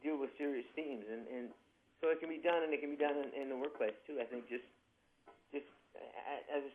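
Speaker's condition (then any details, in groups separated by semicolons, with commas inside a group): Parkinson's disease; young onset, diagnosed by a neurologist at age 29, managed with medications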